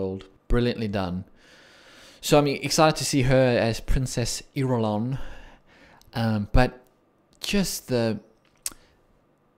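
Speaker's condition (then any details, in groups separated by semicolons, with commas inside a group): No condition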